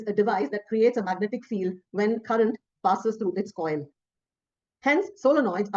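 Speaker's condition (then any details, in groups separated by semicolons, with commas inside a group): No condition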